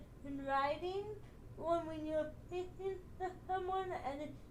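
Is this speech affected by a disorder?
Yes: cerebral palsy, spastic.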